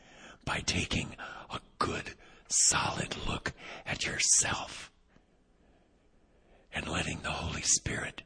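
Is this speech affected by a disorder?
Yes: vocal cord paralysis, unilateral.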